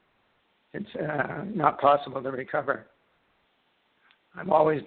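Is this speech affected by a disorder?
Yes: Parkinson's disease; left-sided onset, smell and taste loss first, left index finger tremor, no medication, one brain therapy; left hand weakness and poor dexterity, shuffle walking, freezing about two years, brain fog, daily exercise.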